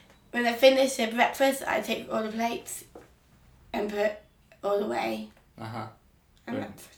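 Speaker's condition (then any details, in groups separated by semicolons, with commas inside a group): Down syndrome; Down syndrome since birth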